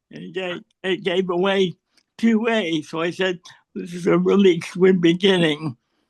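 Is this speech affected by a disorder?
Yes: cerebral palsy.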